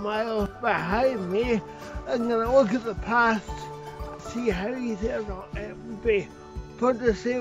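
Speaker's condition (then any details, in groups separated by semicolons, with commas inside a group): Cerebral palsy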